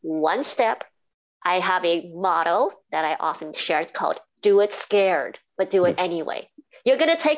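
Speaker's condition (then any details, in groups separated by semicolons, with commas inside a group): Cleft palate and cleft lip; formerly very difficult to speak properly, teachers could not hear speech in class, now clear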